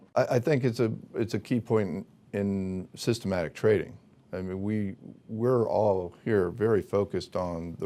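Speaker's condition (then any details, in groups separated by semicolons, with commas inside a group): No condition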